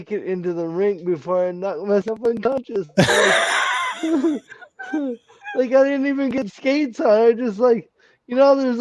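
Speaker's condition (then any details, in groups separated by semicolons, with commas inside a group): Cerebral palsy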